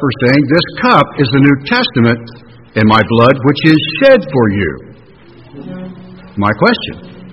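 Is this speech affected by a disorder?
No.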